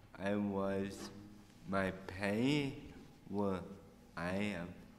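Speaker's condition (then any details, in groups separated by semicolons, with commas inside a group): Cerebral palsy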